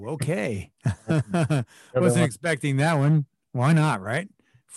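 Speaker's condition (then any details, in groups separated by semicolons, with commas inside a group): No condition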